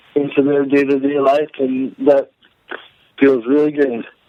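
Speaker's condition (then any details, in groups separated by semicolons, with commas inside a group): Cerebral palsy; present since birth; may sound drunk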